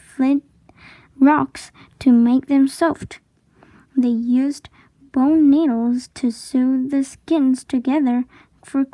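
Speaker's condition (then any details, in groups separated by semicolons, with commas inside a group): No condition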